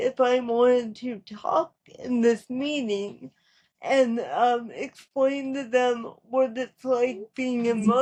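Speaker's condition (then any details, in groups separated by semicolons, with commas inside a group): Cerebral palsy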